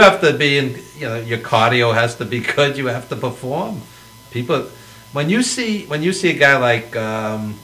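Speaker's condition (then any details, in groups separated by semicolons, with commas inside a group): No condition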